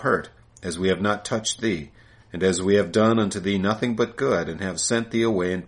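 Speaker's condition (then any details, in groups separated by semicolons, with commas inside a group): No condition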